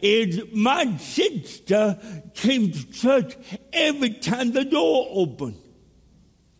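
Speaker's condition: Cerebral palsy; speech impediment

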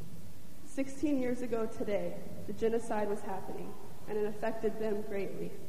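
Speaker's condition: No condition

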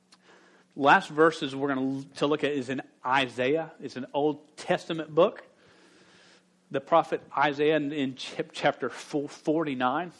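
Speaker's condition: Stuttering; still stutters, speaks in front of crowds despite stutter; blocks, gets stuck on own name and short words like a and and; repeated sounds, prolonged sounds

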